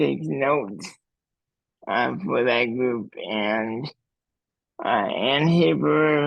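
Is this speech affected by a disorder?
Yes: cerebral palsy.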